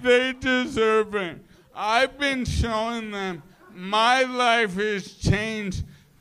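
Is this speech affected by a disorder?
Yes: ALS; powered wheelchair user.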